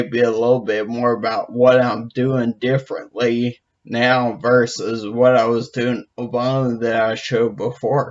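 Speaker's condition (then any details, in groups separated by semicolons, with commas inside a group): Brain injury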